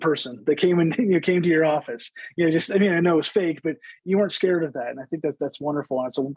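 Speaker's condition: No condition

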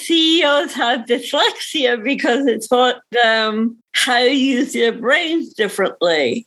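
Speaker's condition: Cerebral palsy; reading disability

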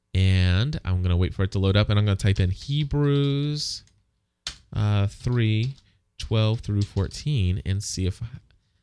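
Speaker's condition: No condition

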